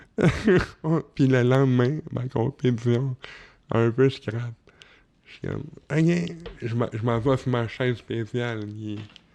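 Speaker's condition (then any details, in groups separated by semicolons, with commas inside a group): Cerebral palsy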